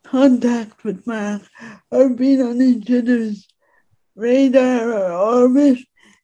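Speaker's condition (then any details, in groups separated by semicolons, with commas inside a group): Speech impediment; disabled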